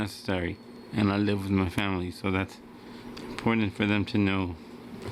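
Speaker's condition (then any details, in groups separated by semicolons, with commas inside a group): Cerebral palsy; wheelchair user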